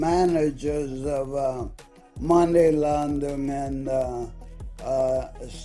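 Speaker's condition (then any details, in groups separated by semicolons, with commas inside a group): ALS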